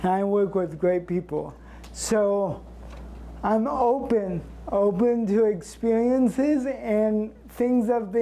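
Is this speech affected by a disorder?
Yes: cerebral palsy; since birth.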